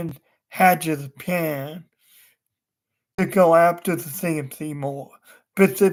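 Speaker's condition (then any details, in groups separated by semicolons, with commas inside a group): Cerebral palsy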